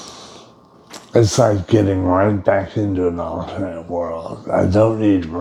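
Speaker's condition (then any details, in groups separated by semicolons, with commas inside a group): Brain injury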